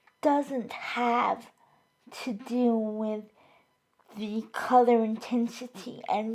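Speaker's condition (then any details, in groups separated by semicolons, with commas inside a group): Cerebral palsy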